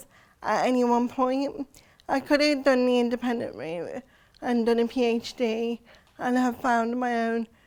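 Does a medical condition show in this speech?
Yes: cerebral palsy; since birth.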